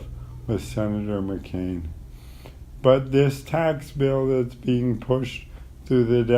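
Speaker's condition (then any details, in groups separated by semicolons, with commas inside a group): ALS; terminal; voice is going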